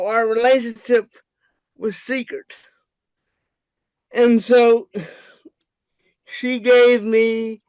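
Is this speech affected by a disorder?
Yes: cerebral palsy; wheelchair user.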